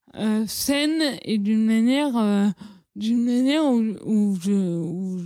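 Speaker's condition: Cerebral palsy; childhood speech

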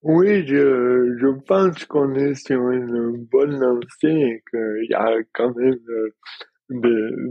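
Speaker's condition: Dystonia; improved balance

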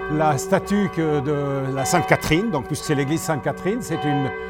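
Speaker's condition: No condition

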